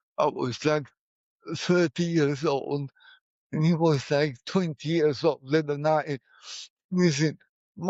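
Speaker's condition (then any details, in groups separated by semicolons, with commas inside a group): Cerebral palsy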